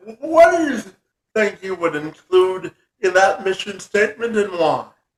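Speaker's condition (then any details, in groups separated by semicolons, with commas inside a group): Cerebral palsy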